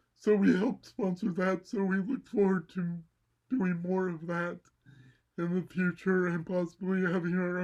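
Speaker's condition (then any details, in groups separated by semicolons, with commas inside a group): Cerebral palsy; mild left side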